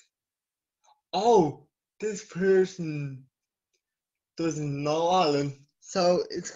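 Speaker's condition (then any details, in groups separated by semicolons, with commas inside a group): Cerebral palsy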